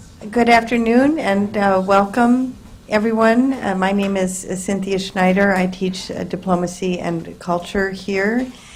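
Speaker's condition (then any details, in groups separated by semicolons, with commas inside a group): No condition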